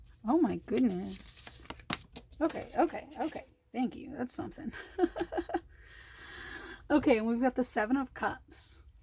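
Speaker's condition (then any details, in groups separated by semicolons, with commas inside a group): No condition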